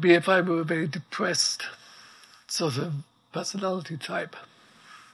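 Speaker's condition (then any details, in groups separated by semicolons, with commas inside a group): ALS; progressive neuromuscular illness, effectively quadriplegic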